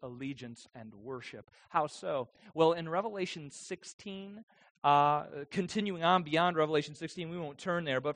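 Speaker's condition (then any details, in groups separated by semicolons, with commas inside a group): No condition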